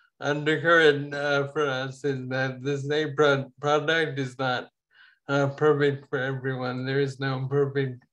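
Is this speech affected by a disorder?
Yes: ataxia; falls.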